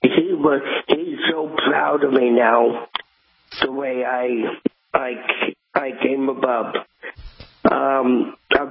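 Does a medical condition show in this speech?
Yes: cerebral palsy; present from birth, diagnosed at 6 months, lump at back of head found by mother, could not lie on back, predicted never to walk; walks, has walked New York City marathon 8 times.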